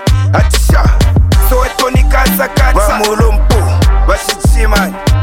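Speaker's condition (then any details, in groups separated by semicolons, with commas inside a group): No condition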